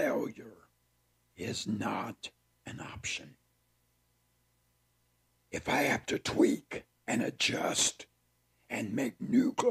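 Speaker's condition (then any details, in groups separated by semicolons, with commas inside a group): Throat cancer; tracheostomy tube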